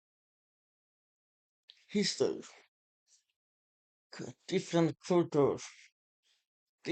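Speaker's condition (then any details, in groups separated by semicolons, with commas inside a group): Muscular Parkinson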